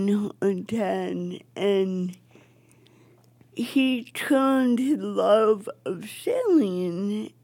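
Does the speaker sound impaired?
Yes: cerebral palsy; cerebral palsy from oxygen deprivation at birth, affects speech, movement, balance, wheelchair, earlier physical therapy, walker; uses a wheelchair; jokingly called a god-given accent.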